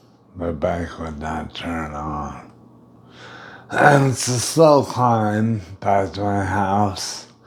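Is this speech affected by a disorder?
Yes: brain injury.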